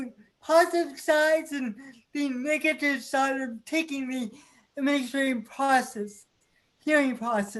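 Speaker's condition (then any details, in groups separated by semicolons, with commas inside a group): Cerebral palsy; from birth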